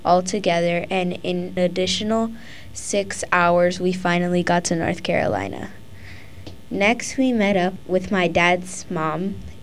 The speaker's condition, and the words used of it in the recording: None; typical speech.